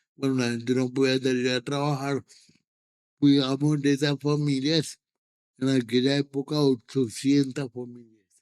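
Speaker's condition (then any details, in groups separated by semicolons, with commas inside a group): Cerebral palsy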